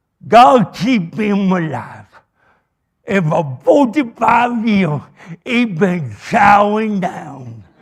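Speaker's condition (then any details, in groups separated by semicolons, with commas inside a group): Cerebral palsy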